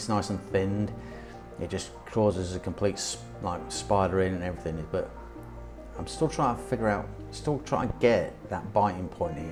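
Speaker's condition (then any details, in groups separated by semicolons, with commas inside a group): No condition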